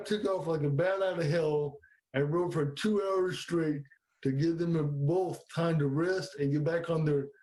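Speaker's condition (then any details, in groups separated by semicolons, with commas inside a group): Cerebral palsy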